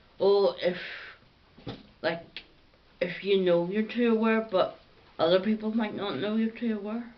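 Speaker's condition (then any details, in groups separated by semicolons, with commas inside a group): Ataxic cerebral palsy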